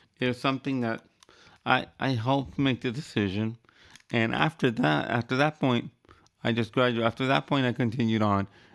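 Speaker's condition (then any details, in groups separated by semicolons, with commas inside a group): Cerebral palsy; wheelchair user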